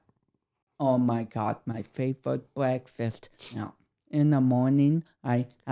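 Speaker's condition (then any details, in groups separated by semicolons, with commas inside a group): Cerebral palsy; affects speech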